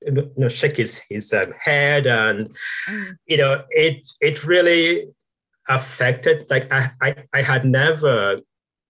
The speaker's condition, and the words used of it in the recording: Stuttering. So I was stuttering, but when I block and it gets bad, it's because of what's inside me, the whole fear, shame that